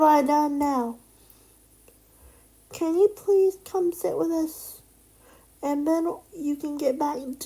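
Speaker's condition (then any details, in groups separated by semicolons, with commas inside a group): Cerebral palsy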